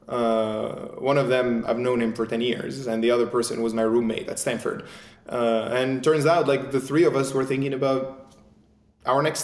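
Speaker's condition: No condition

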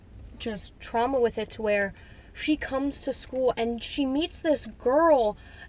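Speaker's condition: No condition

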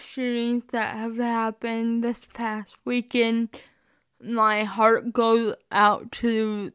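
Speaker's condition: Spastic cerebral palsy, mixed, mostly spastic

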